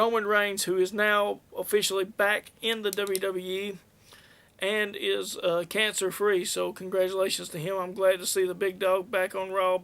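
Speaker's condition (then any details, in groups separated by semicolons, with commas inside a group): No condition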